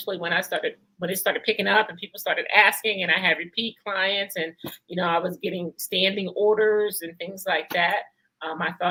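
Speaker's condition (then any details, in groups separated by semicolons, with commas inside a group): No condition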